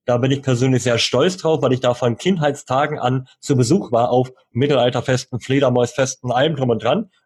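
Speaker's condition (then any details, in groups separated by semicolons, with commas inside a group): Cleft lip and palate; jaw and palate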